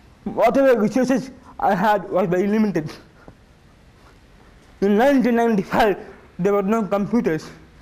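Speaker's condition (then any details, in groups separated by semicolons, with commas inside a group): Cerebral palsy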